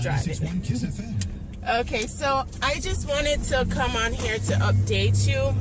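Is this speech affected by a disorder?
No.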